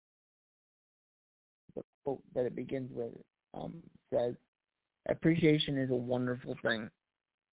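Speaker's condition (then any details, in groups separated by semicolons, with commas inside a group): Cerebral palsy; past challenges speaking up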